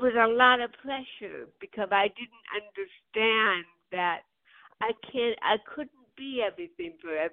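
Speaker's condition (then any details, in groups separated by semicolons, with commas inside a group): Cerebral palsy; birth onset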